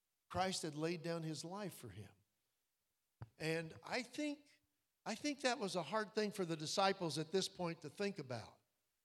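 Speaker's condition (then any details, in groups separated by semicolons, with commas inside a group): No condition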